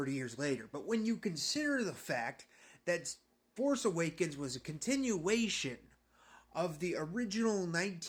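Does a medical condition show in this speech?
No.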